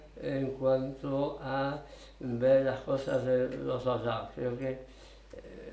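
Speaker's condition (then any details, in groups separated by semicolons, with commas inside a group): Tongue cancer, partial glossectomy; half of tongue removed for cancer; over 25 years since cancer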